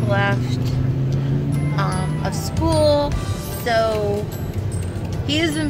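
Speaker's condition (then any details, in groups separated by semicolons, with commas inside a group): No condition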